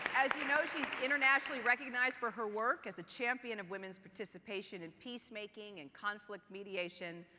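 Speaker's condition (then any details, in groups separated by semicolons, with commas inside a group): No condition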